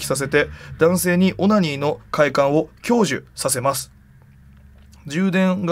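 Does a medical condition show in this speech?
No.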